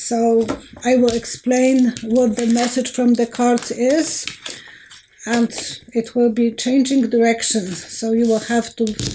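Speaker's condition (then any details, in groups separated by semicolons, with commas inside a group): No condition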